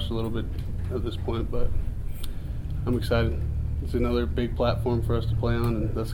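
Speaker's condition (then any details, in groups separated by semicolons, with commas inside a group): No condition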